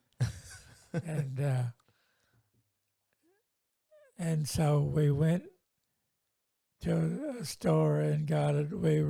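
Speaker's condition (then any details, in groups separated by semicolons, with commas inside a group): Multiple sclerosis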